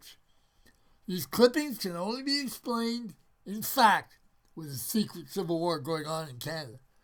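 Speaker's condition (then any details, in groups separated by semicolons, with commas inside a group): Parkinson's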